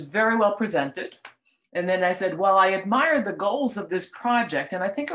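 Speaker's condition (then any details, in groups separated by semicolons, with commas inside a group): No condition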